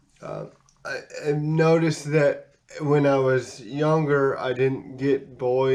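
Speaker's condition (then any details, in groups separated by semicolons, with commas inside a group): Cerebral palsy; physical disability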